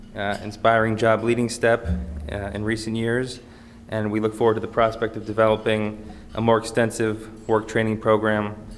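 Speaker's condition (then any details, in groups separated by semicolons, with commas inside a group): No condition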